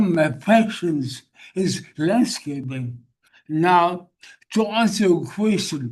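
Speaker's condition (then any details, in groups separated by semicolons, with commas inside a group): Brain injury; wheelchair user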